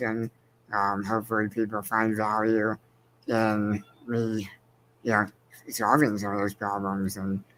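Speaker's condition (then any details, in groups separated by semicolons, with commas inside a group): Spinal muscular atrophy; progressive, wheelchair; declining function, robotic exoskeleton therapy, uses voice control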